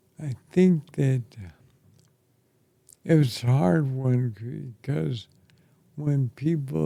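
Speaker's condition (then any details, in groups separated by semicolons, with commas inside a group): ALS; affects chest and throat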